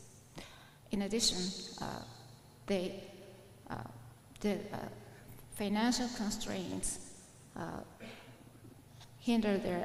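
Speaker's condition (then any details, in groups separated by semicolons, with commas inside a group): No condition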